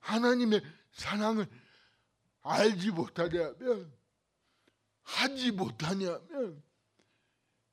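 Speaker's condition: Cerebral palsy; bent body

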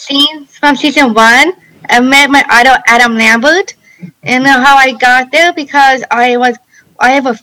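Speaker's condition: Down syndrome; congenital

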